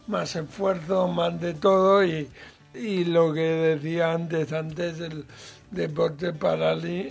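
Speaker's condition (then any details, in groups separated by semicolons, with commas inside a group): Cerebral palsy; mild, lesser degree of disability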